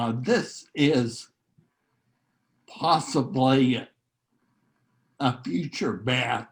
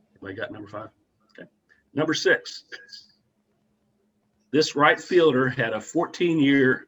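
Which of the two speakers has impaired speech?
The first: neurological disease; speech affected, trouble speaking.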